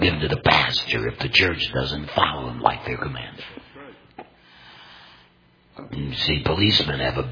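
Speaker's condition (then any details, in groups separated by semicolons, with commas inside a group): Total laryngectomy; unusual tone of voice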